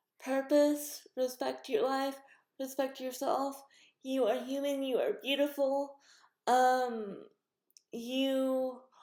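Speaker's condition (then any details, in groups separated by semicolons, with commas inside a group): Cerebral palsy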